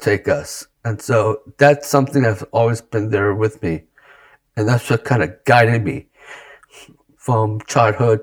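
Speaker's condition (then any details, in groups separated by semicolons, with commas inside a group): Down syndrome; genetic, from birth, developmental, childhood physical and fine motor therapists filmed monthly home visits; adult, decades since birth; experienced public speaker, speaking publicly called a talent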